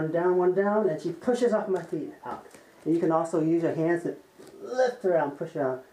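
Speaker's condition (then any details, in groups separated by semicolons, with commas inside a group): No condition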